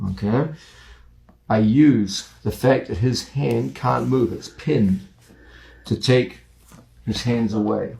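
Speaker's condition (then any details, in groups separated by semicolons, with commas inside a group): No condition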